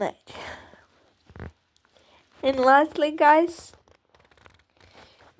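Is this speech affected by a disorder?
Yes: cerebral palsy.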